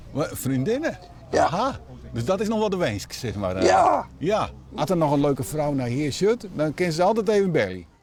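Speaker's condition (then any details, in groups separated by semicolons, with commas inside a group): No condition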